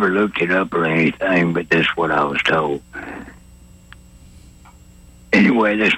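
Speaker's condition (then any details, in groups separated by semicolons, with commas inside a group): Vocal cord cancer; throat cancer on vocal cords, diagnosed a couple of years ago, treated with radiation; radiation finished, cancer reportedly cleared, improving, ongoing radiation side effects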